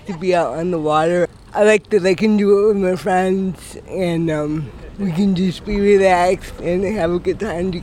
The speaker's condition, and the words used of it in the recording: Cerebral palsy. I have cerebral palsy with spastic quadriplegia, which means all four limbs are affected and my speech.